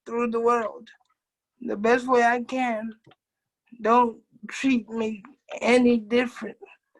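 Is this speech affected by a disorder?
Yes: cerebral palsy.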